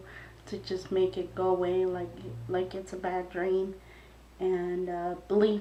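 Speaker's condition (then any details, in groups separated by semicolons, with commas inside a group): Cerebral palsy; wheelchair user, past surgeries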